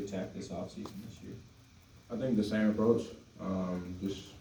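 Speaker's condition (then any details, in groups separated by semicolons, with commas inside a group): No condition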